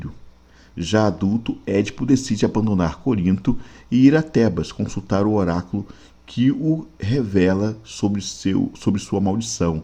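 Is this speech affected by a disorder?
No.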